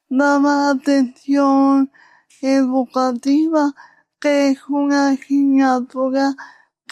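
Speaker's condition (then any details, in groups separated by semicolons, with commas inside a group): Cerebral palsy; unchanged since earlier assessment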